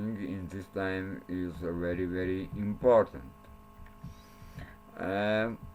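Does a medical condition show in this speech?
Yes: cerebral palsy; speech not very clear.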